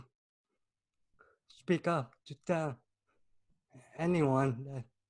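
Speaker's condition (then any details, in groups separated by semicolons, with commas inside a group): Cerebral palsy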